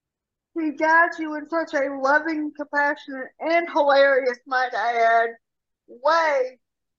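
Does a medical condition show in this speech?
Yes: cerebral palsy; from birth, instability causing trips, severe rotator cuff tear, formerly monthly falls needing engine 6 lift assists.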